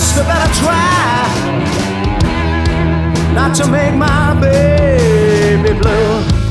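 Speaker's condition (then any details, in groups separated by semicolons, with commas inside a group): No condition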